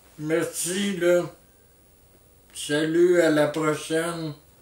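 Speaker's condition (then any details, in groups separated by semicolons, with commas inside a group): Traumatic brain injury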